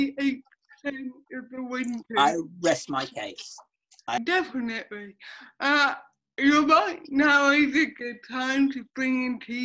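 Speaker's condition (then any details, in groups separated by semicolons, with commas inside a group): Cerebral palsy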